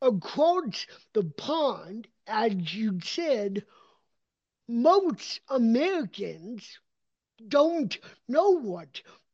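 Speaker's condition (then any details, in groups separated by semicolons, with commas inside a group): Cerebral palsy; motor impairment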